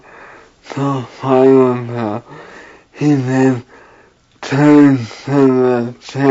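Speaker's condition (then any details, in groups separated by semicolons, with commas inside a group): Traumatic brain injury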